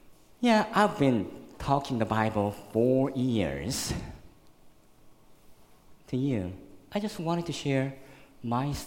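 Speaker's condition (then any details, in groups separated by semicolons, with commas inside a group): Cleft lip and palate, severe; 12 surgeries to date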